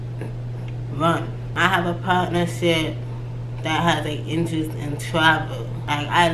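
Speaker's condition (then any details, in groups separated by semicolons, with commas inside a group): Cerebral palsy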